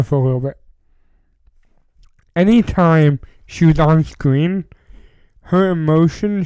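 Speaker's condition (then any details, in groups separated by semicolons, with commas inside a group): Cerebral palsy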